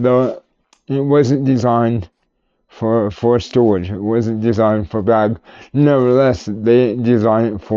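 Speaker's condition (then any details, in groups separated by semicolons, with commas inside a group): Cerebral palsy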